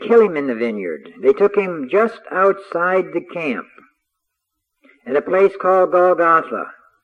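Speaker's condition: No condition

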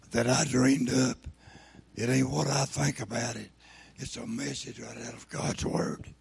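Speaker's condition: Throat cancer, lost vocal cord

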